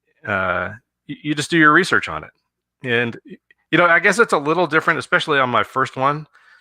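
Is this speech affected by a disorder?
No.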